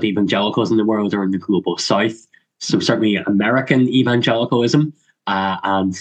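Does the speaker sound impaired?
Yes: cleft lip and palate; congenital.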